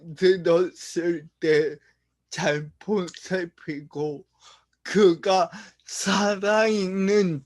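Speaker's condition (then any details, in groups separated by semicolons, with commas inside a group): Brain lesion disability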